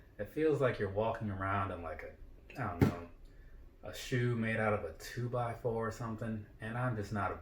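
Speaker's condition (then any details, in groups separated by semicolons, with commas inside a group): No condition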